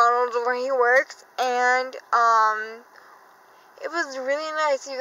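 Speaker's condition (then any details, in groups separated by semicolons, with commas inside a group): Cerebral palsy, dystonic hemiplegia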